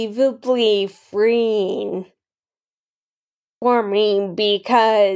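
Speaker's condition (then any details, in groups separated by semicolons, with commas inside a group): Friedreich's ataxia, mild; mild speech issues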